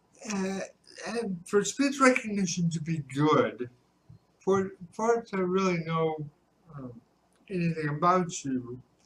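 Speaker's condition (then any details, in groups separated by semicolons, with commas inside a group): Cerebral palsy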